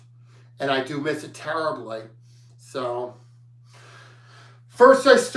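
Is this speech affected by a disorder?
No.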